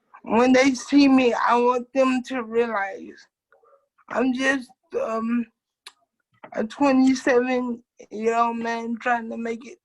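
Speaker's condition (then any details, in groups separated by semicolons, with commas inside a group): Cerebral palsy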